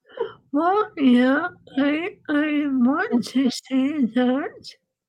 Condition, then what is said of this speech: ALS (motor neuron disease). And one thing I found was, you know, my voice has obviously changed.